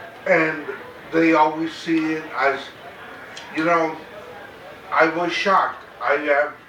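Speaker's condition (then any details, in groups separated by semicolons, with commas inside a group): Cerebral palsy; very mild form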